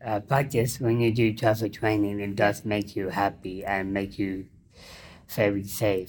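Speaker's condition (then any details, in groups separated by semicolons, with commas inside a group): Down syndrome; intellectual disability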